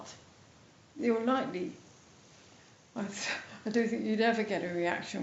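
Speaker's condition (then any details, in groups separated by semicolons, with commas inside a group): MND, mild; speech slightly affected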